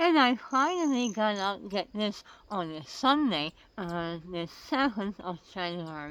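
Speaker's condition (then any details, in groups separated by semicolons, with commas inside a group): Oral cancer; tracheostomy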